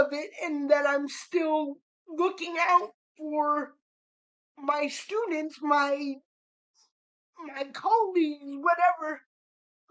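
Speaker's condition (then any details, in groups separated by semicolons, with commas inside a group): Cerebral palsy; spastic cerebral palsy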